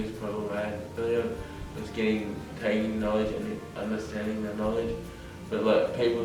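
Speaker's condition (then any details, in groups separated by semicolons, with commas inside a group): Brain injury; acquired, fall from height; about 13 years since injury, lives independently, early wheelchair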